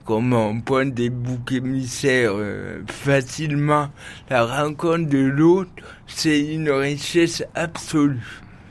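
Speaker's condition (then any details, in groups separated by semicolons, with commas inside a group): Cerebral palsy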